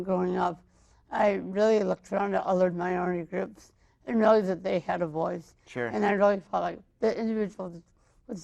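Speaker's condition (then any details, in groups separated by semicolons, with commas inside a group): Mild cerebral palsy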